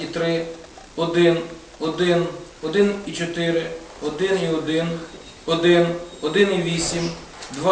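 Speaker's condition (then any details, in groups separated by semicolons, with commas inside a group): No condition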